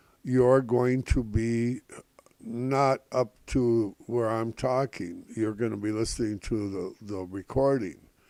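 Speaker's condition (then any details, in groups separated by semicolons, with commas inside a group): No condition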